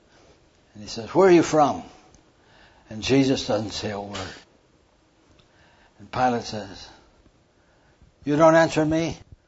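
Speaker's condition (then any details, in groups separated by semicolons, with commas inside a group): Parkinson's; hand tremor during talk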